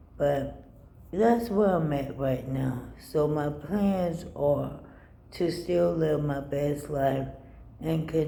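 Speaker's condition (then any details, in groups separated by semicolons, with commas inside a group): ALS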